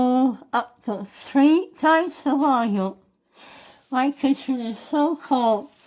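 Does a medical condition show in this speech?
Yes: head and neck cancer; tracheostomy.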